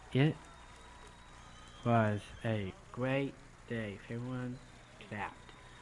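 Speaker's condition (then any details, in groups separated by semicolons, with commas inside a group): Down syndrome; adult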